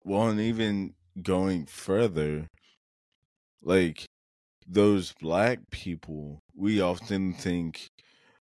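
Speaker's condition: Cerebral palsy; never tried marijuana for it

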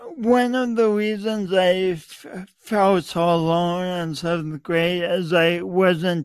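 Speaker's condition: Cerebral palsy; speech impediment evident tonight

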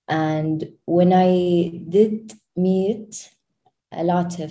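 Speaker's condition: Stuttering; onset in fourth grade, around age 9-10; after speech program combining therapy and group support; gets stuck, blocks, speaks much better now, confident, moves on after getting stuck; prolonged sounds, blocks

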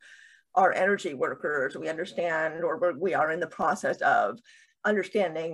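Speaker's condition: Deafness with cochlear implants, bilateral cochlear implants; uses two cochlear implants

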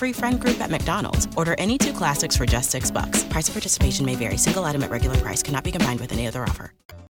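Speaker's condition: No condition

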